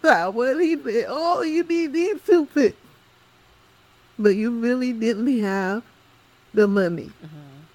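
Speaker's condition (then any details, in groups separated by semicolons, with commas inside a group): Cerebral palsy; speech affected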